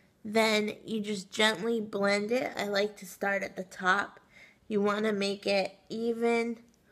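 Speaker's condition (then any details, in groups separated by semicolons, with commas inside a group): Cerebral palsy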